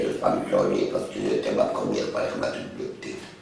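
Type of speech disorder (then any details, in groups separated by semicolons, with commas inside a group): Speech with a voice prosthesis; total laryngectomy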